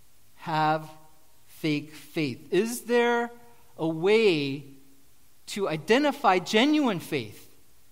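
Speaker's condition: No condition

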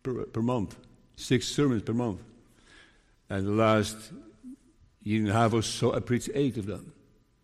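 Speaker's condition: Parkinson's disease; diagnosed 5 years ago

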